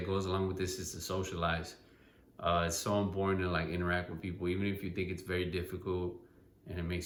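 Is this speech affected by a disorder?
No.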